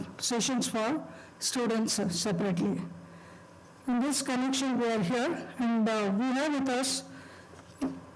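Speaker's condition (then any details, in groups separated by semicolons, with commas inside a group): No condition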